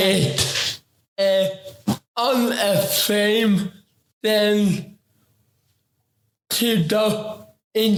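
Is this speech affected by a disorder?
Yes: ataxic cerebral palsy; affects talking.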